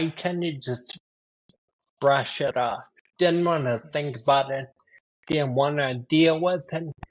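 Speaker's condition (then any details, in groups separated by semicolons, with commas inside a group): Ataxia sca15, spinocerebellar ataxia type 15; progressive neurodegenerative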